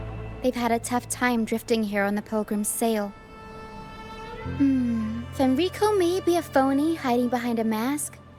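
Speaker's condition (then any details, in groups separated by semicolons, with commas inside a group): No condition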